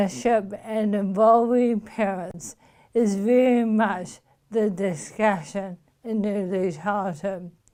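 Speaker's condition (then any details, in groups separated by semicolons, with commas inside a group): Motor neuron disease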